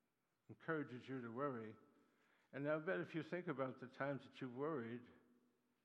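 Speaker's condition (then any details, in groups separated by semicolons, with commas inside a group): Parkinson's disease; Parkinson's attacks muscles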